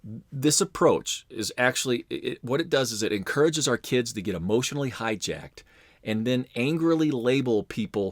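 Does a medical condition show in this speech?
No.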